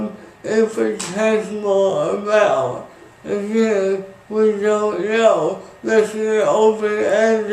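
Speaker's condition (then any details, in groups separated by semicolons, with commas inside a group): Speech impairment after birth surgery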